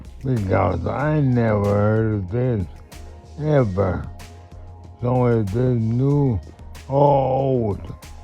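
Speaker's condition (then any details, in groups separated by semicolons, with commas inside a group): Multiple sclerosis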